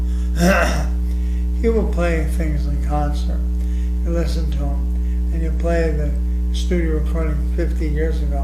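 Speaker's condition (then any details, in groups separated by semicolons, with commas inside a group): ALS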